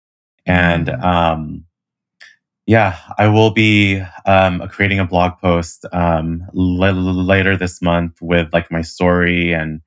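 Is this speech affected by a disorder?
Yes: stutter; since childhood; mindfulness, staying present, breath work, formerly substituted words and avoided speaking in groups or meetings; random stutter not tied to words or sounds, worse when anticipating it, fluent singing, body movements; here repeated sounds, prolonged sounds.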